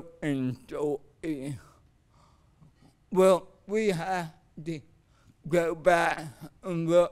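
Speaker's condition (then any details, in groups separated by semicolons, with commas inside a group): Cerebral palsy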